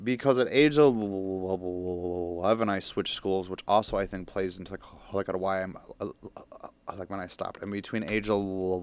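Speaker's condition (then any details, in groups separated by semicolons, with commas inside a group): Stutter; stutter since young childhood, speech help stopped around age 11 or 12, therapy, 12-step programs, now sober; still stutters, public speaking still hard, sounded fluent on air, feels safe in studio; stutters on f of furniture mover, no stutter when drunk, cares less when feeling safe; repeated sounds, prolonged sounds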